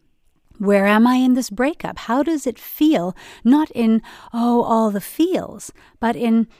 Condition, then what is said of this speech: No condition.